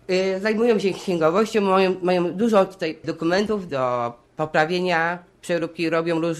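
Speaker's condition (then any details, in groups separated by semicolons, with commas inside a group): Down syndrome; turning 28 this year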